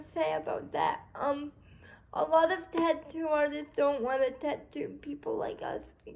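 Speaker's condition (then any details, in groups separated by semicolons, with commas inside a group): Cerebral palsy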